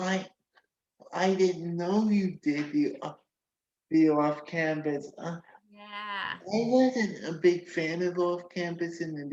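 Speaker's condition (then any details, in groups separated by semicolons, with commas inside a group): Cerebral palsy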